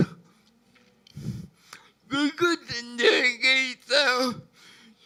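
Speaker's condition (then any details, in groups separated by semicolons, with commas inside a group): Brain lesion disability grade 1, severe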